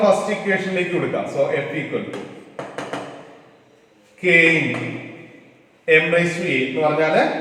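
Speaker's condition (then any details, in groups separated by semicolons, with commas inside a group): No condition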